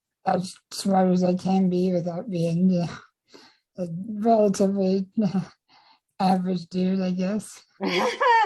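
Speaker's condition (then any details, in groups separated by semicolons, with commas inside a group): Spinal muscular atrophy type 2; type 2, limbs affected, contractures; daily oral medication, stable or improving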